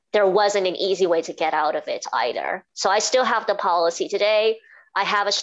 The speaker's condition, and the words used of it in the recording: Cleft palate. I am very grateful I received that speech therapy, and that has really allowed me to be very clear in my communication to everybody today on the podcast.